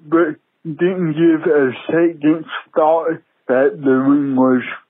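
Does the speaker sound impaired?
Yes: cerebral palsy; cerebral palsy present from birth, unable to play sports growing up.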